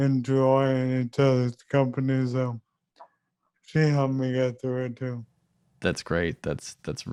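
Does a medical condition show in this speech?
Yes: ALS.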